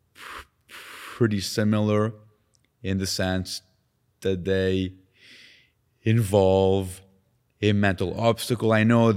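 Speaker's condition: Stutter; lifelong severe stutter, resulting severe social anxiety, public speaking and meditation against fear since 5 years; still stutters, states stutter openly to listeners; severe speech impediment lifelong, avoided speaking growing up in Lebanon, chose silence against negative reactions; repeated sounds, prolonged sounds, blocks

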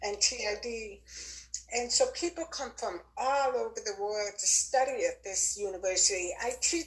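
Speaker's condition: Deafness; born with normal hearing

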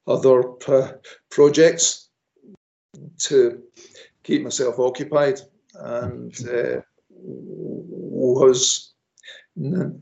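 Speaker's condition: Stammer; restrictive through life until Maguire speech recovery program about 21 years ago; since Maguire program able to give public, after-dinner, wedding and funeral speeches; says currently pretty sloppy, not best example of Maguire program; prolonged sounds, blocks

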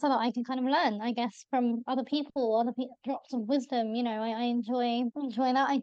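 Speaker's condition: Bilateral cleft lip and palate; congenital

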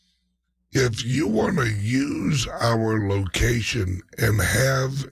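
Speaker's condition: Speech impediment, mild; slight speech impediment

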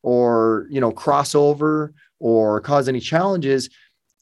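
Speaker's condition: No condition

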